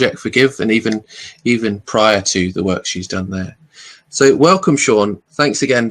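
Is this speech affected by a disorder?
No.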